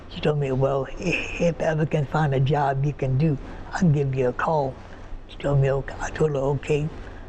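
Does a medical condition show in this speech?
Yes: partial right-side paralysis; paralysis affected speech.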